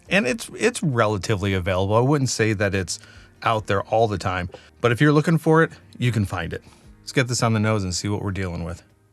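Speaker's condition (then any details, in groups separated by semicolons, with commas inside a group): No condition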